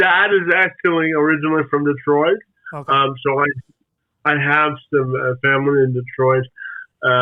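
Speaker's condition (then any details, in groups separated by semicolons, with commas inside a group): Spastic quadriplegic cerebral palsy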